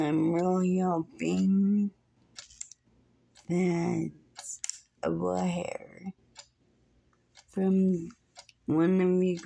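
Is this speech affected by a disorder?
Yes: muscular dystrophy.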